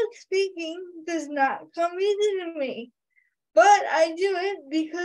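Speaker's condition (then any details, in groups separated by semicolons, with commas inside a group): Cerebral palsy with quadriplegia; quadriplegia, cannot move independently; many specialists needed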